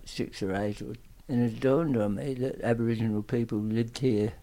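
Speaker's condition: Tongue cancer; aggressive tongue cancer

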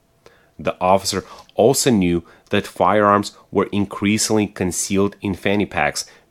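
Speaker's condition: No condition

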